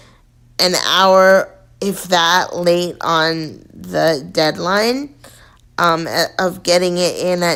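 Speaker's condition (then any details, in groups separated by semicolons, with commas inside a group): Cerebral palsy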